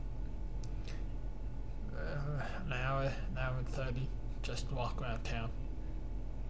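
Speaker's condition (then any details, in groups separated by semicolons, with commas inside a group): Cerebral palsy; cannot stand beyond 10 minutes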